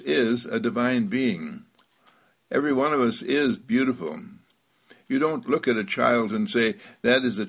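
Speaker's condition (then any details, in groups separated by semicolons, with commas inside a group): No condition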